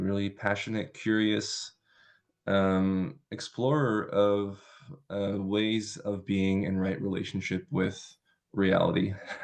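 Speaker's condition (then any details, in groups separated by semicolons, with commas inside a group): No condition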